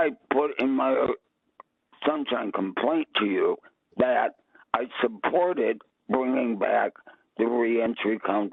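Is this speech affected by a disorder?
Yes: vocal cord cancer; difficulty speaking.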